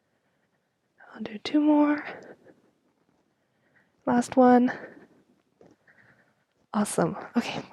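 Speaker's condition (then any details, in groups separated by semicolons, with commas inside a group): No condition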